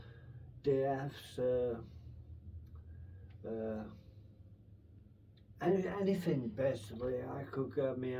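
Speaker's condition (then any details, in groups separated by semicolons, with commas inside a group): Brain infection with surgery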